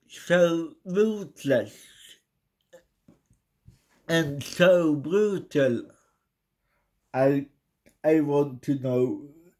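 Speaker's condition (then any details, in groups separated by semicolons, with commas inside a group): Cerebral palsy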